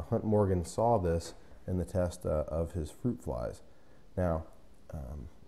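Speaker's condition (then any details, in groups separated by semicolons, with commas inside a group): No condition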